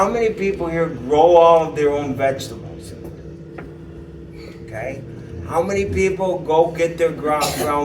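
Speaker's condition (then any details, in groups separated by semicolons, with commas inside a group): Cerebral palsy; needs substantial care assistance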